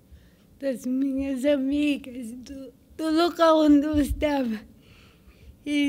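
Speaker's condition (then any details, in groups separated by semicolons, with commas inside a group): Cerebral palsy; from birth, medical negligence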